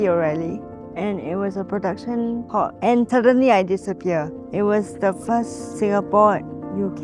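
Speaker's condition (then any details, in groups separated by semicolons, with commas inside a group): Cerebral palsy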